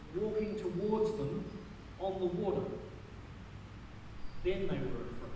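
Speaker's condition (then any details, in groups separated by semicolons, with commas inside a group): No condition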